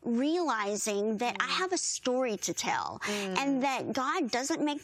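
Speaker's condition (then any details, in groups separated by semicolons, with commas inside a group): Bilateral cleft lip and palate, severe; unable to nurse as infant, once could not speak, needed interpreters, singing voice strong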